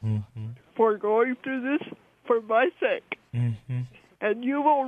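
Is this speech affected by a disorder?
Yes: cerebral palsy; cerebral palsy from birth, born premature at six months, kept in incubator; cannot walk, needs help in almost every way.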